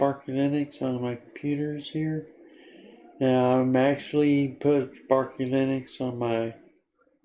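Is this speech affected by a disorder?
Yes: Parkinson's disease.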